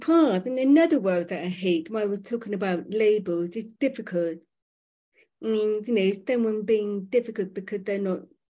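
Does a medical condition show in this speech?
Yes: profoundly deaf, born profoundly deaf.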